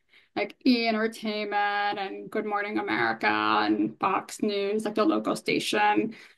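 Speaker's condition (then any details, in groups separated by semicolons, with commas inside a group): Hearing loss, bilateral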